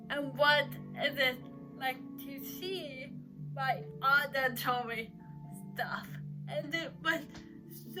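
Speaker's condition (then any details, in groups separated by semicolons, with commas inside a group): Cerebral palsy; uses crutches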